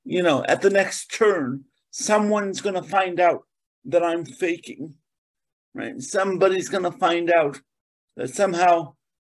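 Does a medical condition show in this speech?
Yes: cerebral palsy; present from birth, diagnosed at about six months, stiff as infant, mainly lower limbs affected.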